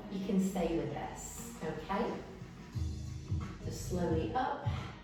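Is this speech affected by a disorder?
No.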